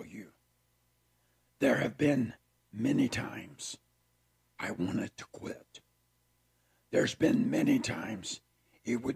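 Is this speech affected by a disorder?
Yes: throat cancer; tracheostomy tube.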